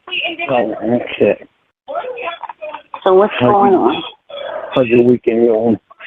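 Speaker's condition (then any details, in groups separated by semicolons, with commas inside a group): No condition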